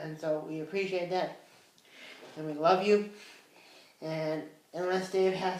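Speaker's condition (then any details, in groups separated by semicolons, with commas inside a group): Cerebral palsy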